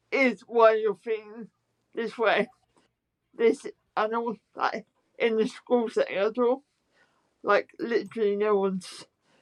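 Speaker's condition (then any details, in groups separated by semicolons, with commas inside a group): Spastic quadriplegic cerebral palsy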